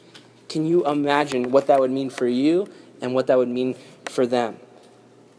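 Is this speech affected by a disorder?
No.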